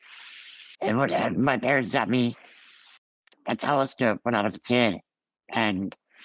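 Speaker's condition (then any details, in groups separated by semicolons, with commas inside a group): Ullrich congenital muscular dystrophy; from birth, diagnosed at 4, Ullrich found at 25 by DNA test; scoliosis surgery at 14 nearly fatal, stopped breathing 2 minutes six weeks later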